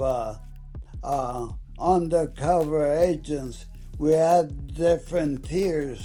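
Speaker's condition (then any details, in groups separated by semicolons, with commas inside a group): ALS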